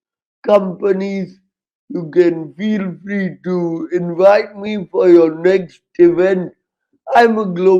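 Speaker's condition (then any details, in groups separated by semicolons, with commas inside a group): Cerebral palsy, severe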